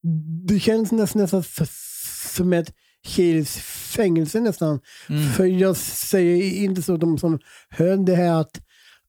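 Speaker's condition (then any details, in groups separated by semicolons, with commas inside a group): Down syndrome; present from birth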